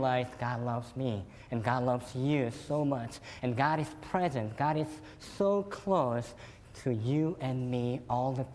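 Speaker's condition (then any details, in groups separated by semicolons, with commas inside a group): Cleft lip and palate; fed formula and cow milk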